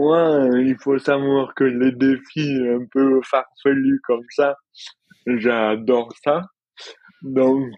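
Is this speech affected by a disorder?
Yes: dystonia.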